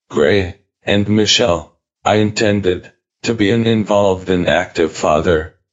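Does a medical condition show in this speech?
Yes: ALS, through a speech-generating device; diagnosed at age 34, lost walking, talking and breathing, tracheostomy and ventilator; eight years since diagnosis, ventilator dependent via tracheostomy; cannot speak, eye-activated synthetic voice built from voice banking, types replies, silences while typing.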